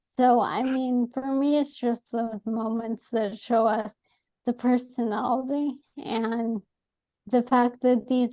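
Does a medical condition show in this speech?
Yes: ALS; atypical case.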